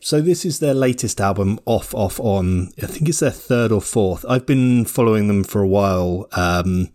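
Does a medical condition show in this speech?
No.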